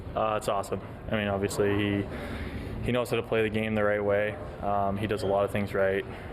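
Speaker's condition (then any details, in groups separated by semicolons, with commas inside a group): No condition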